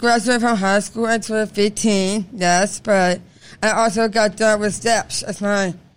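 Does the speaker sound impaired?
Yes: Down syndrome; congenital, present from birth, age 24.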